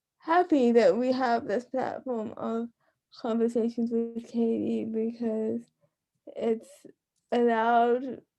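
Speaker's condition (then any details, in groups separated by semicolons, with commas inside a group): Cerebral palsy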